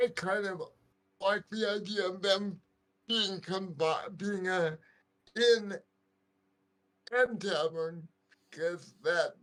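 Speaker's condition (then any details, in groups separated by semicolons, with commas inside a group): Cerebral palsy; right side weaker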